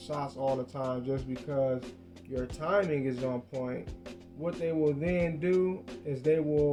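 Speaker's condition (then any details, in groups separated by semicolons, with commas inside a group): No condition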